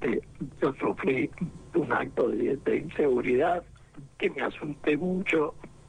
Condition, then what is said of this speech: Laryngectomy. Creo que se me escucha bastante bien.